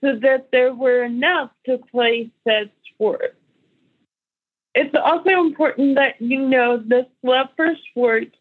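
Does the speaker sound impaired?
Yes: ALS; ALS diagnosed before age 35, individual disease course.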